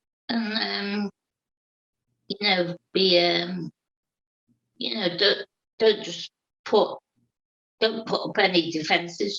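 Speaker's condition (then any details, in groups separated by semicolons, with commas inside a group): Cerebral palsy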